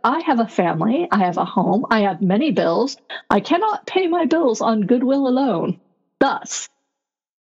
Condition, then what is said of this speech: No condition.